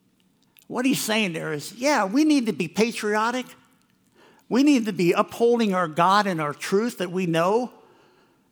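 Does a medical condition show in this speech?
Yes: cleft lip and palate; congenital, 15 surgeries, early ones closed palate and rejoined upper lip, surgeon Peter Randall, later nose, chin, jaw, bite surgery.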